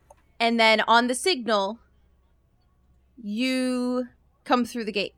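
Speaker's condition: No condition

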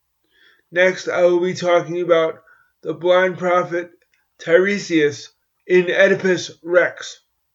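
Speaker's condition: Cerebral palsy; walks with crutches

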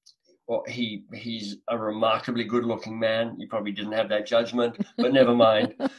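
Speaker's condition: Cleft lip and palate, mild

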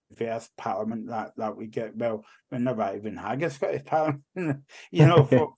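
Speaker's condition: Cerebral palsy; walks and talks now

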